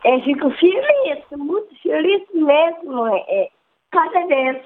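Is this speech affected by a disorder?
Yes: Down syndrome; Down syndrome since birth, aged 15, fragile health until about age 10; already talking when small, began stuttering after 2.5-year move to Germany, development somewhat delayed.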